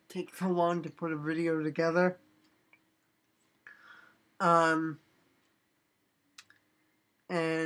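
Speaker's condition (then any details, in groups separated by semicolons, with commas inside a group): Cerebral palsy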